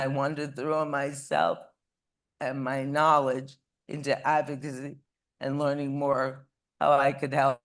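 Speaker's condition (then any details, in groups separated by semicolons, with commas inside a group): ALS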